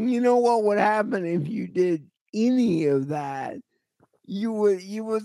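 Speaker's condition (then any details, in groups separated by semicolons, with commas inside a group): Cerebral palsy; voice always shot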